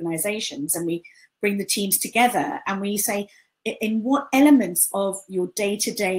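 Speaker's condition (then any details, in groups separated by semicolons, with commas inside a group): No condition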